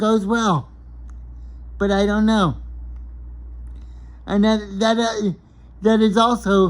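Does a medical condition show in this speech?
Yes: cerebral palsy.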